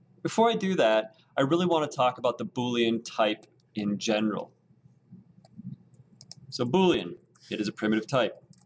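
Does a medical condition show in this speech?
No.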